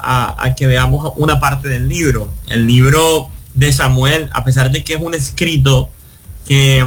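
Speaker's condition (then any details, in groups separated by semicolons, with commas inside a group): Cleft lip and palate; nasal passage still open after seven surgeries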